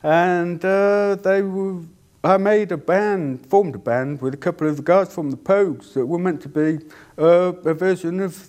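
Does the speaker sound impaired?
Yes: deafness; cannot hear own voice.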